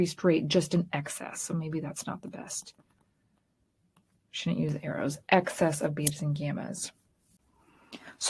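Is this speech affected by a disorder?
No.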